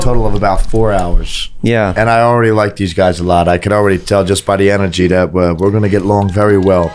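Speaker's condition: No condition

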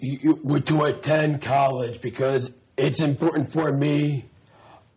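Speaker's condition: Down syndrome; learning disability; public speaking training through Special Olympics Global Messenger program

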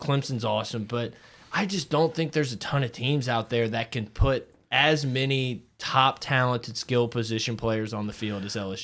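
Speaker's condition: No condition

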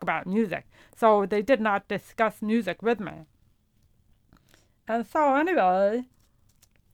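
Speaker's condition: Profound deafness; headphones too quiet

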